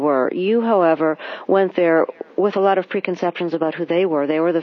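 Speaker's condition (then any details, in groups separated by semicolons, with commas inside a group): No condition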